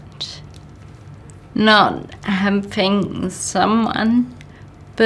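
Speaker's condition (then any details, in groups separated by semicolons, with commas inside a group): Multiple sclerosis; needs 24-hour care, left leg weakening, physiotherapy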